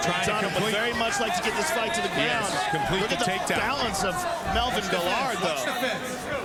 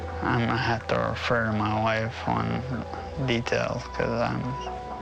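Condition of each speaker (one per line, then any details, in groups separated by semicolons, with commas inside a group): No condition
Traumatic brain injury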